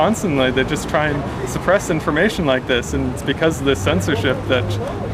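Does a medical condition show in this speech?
No.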